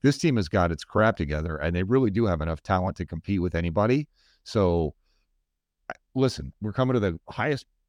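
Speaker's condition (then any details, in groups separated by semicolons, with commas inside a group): No condition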